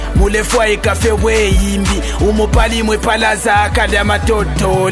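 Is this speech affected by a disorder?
No.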